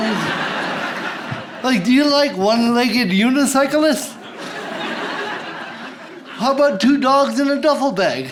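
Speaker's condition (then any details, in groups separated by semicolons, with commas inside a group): Cerebral palsy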